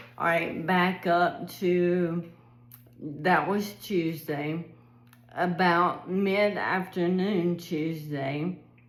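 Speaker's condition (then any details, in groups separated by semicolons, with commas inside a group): ALS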